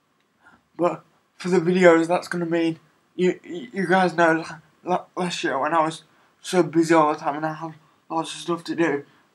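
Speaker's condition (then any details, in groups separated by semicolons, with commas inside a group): Cerebral palsy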